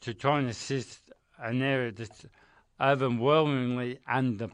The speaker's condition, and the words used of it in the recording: ALS (motor neuron disease). It affects my voice.